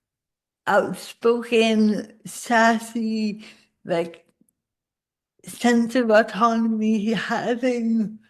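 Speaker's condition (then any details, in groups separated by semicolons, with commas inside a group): Cerebral palsy; spasticity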